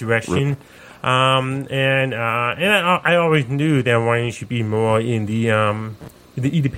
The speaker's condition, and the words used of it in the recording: Deafness. So I ... radio, I'll probably start off with my most obvious trait, my deaf accent.